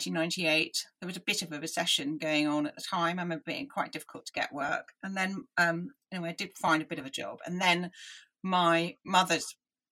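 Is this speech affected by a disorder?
Yes: deafness; analog hearing aids in childhood.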